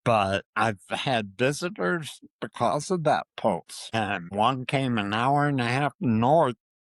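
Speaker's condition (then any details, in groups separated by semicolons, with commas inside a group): Parkinson's disease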